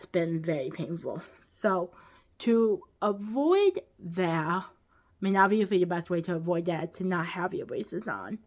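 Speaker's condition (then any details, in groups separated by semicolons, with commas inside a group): Cerebral palsy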